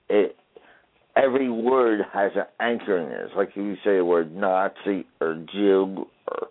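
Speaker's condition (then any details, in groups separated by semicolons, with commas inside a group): Traumatic brain injury; traumatic brain injury from being trapped in a fire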